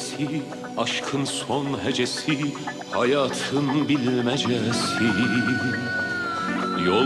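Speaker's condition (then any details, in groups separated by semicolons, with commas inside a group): No condition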